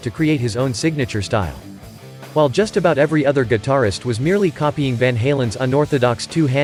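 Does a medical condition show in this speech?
No.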